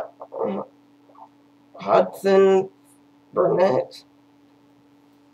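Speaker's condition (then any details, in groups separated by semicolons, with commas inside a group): Cerebral palsy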